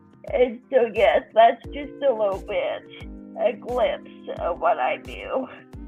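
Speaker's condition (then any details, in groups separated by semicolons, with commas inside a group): Cerebral palsy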